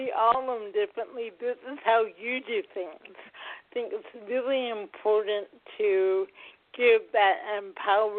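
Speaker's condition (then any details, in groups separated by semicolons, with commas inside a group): Cerebral palsy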